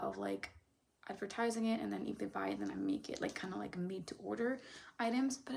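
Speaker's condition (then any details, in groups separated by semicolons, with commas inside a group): No condition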